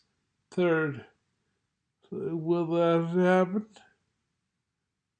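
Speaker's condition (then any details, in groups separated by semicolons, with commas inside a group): Multiple sclerosis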